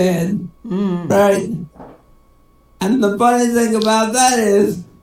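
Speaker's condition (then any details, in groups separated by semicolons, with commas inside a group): Cerebral palsy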